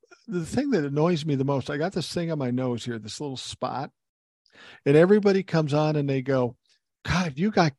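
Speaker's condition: No condition

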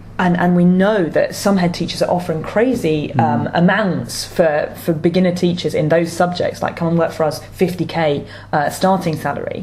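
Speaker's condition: No condition

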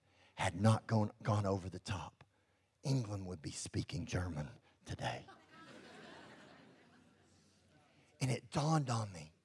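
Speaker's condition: Cleft lip and palate; congenital

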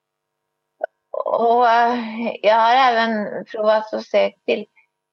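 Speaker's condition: Cerebral palsy, spastic

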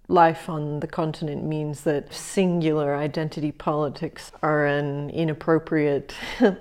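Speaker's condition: No condition

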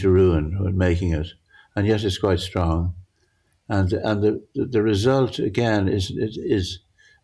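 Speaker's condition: Parkinson's; grouped objects merge together

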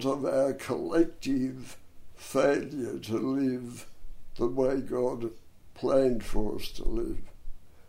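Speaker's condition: Dystonia and cerebral palsy; bronchial asthma

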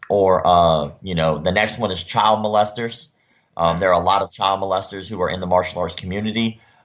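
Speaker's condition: Cleft lip and palate; facial scars from surgeries

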